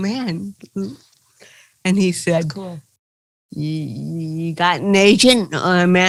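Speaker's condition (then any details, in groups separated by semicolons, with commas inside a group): Cerebral palsy; from birth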